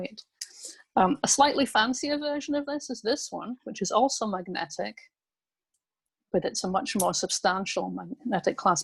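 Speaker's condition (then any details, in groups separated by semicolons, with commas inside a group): No condition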